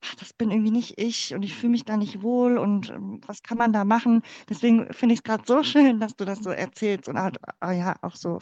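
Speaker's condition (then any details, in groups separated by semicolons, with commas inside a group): Cleft palate; congenital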